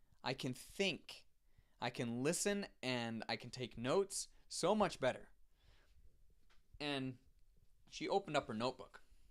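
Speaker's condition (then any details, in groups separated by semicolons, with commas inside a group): No condition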